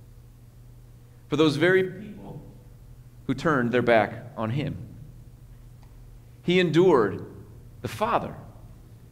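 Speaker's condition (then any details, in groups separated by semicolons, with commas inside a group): No condition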